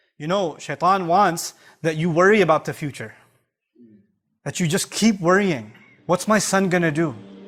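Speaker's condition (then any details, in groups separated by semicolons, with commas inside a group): No condition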